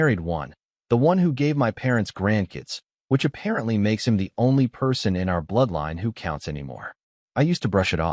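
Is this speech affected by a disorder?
No.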